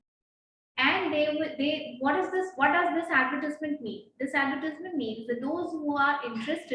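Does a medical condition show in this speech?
No.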